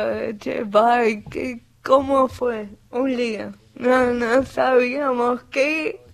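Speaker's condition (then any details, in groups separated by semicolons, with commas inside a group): Cerebral palsy; answer formed in head but hard to get out, needs waiting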